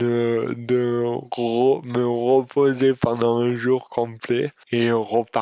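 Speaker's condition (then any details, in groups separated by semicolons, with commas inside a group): Dystonia; speech disorder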